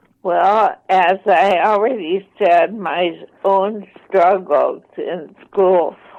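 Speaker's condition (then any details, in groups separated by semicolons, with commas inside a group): ALS, mild; voice slightly impaired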